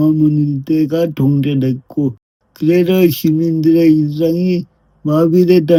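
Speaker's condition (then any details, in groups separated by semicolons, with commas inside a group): Brain lesion disability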